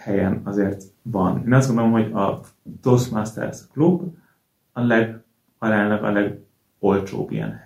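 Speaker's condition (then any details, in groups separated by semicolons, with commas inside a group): Stuttering; three years of practice at Toastmasters public speaking club; gets stuck, lengthens vowels as technique, easier speech with accepting listeners, stutter immediately audible; repeated sounds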